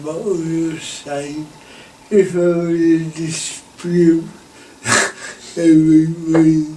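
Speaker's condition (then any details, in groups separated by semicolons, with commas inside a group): Cerebral palsy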